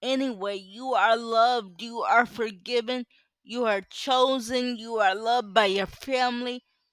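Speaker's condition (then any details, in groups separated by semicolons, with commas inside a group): Cerebral palsy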